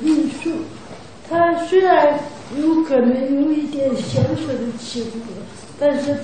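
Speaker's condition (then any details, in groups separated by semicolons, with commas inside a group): Cerebral palsy; oxygen deprivation during breech delivery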